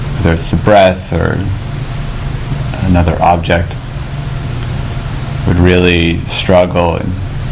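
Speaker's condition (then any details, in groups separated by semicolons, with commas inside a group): No condition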